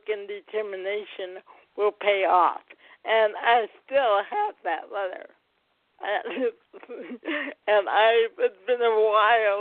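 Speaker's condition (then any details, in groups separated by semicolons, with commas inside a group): Cerebral palsy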